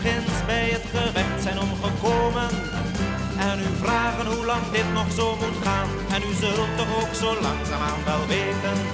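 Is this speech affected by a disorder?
No.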